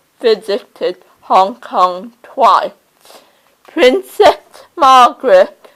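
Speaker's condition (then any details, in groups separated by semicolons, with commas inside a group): Cerebral palsy; oxygen starvation at birth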